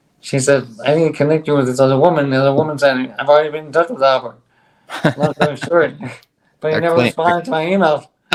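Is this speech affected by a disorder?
Yes: ALS; on drug, stronger bite, speaks better.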